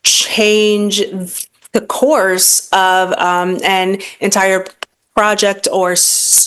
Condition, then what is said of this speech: Stuttering. So I'm a person who stutters, and I had sort of come to this point in my life where I was so terrified of talking, like